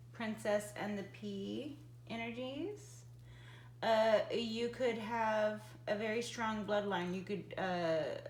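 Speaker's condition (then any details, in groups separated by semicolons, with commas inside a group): No condition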